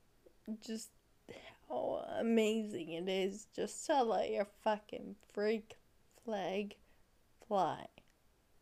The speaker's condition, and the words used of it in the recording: Ataxia. It makes me spit when I talk or laugh.